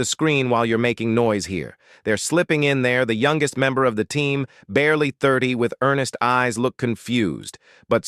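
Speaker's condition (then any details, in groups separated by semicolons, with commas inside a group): No condition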